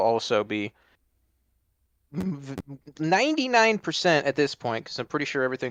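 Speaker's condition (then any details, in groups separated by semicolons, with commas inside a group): No condition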